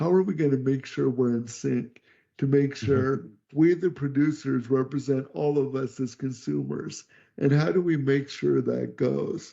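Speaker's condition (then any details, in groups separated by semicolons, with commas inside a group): Cerebral palsy; could not talk until age 12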